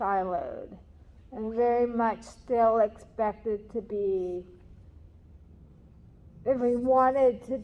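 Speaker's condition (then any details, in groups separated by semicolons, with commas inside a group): Cerebral palsy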